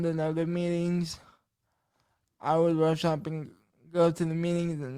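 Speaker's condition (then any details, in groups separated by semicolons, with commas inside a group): Cerebral palsy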